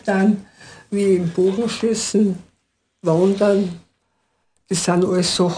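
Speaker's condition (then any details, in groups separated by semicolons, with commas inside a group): Parkinson's disease; diagnosed at age 45, brain tumour then multiple sclerosis first suspected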